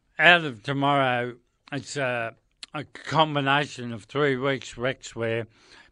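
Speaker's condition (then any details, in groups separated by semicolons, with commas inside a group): Motor neurone disease; progressive, terminal, onset in hands, spread up arms and across back; voice affected, speech noticeably changed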